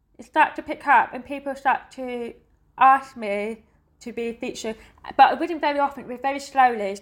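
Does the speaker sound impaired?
Yes: deafness; family all hearing, uses sign language.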